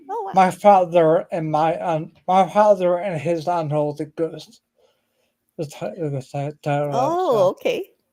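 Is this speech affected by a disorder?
Yes: ataxia; may slur speech, may sound drunk.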